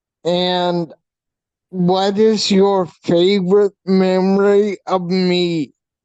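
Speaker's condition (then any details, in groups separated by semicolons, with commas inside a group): Facial paralysis from hydrocephalus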